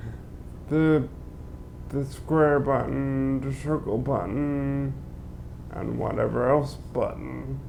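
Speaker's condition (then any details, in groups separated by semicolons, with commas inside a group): Cerebral palsy; limbs affected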